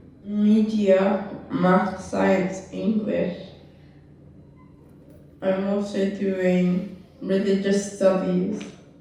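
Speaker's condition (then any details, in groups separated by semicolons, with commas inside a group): Cerebral palsy; left side weaker; hand tires quickly, uses voice dictation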